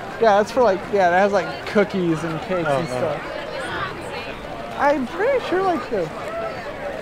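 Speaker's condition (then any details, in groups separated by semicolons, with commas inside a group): No condition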